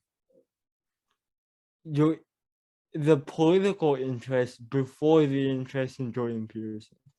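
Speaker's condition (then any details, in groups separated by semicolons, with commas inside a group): Cerebral palsy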